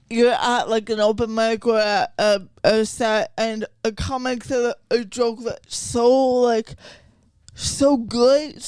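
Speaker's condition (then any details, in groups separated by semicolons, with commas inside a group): Cerebral palsy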